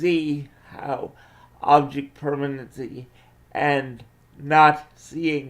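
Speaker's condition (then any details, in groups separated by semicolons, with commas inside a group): Cerebral palsy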